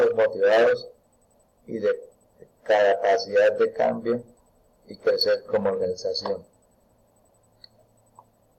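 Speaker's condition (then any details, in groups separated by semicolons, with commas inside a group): No condition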